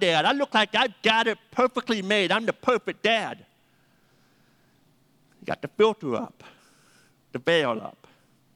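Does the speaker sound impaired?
Yes: deafness; hard time hearing phone callers.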